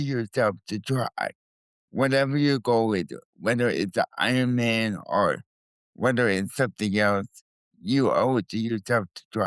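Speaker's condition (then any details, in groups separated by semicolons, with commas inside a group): Cerebral palsy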